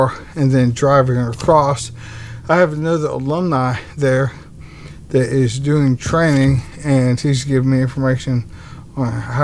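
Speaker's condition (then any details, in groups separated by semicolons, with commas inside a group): ALS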